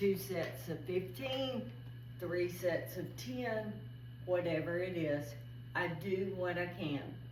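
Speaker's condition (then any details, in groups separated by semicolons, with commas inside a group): ALS; slower worsening speech, garbled ST sounds, effortful speaking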